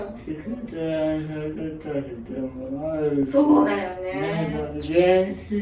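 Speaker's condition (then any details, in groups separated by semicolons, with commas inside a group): Cerebral palsy; severe, uses a wheelchair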